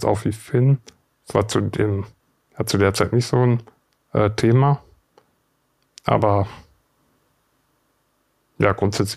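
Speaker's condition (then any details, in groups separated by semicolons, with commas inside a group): Duchenne muscular dystrophy; age 27, earlier rehab stays with others with muscular dystrophy; unable to play football in real life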